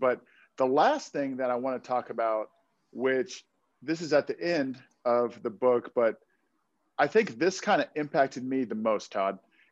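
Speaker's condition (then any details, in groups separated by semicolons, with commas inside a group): No condition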